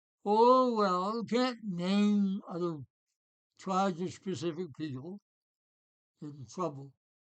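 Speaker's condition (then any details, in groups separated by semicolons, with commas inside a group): Parkinson's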